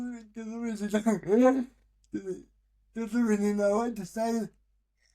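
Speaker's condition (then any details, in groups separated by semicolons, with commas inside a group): Cerebral palsy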